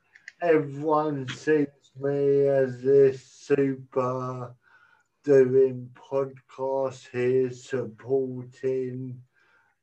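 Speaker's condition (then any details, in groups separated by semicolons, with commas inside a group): Cerebral palsy; speech sounds unusual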